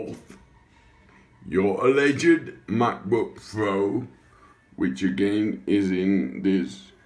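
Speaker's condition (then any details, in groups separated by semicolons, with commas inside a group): Acquired brain injury, ataxia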